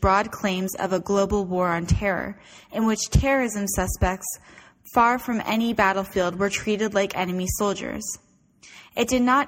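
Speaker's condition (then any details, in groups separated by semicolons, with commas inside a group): No condition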